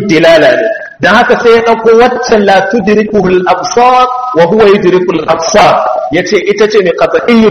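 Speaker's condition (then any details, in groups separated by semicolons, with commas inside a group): No condition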